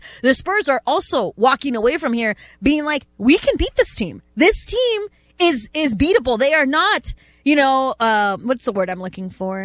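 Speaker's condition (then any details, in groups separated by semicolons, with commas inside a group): No condition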